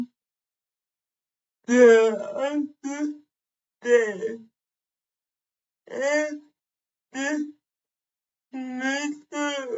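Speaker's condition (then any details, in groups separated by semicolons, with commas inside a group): Cerebral palsy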